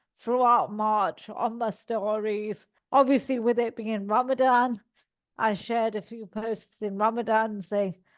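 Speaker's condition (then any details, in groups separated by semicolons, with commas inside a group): Cerebral palsy; all four limbs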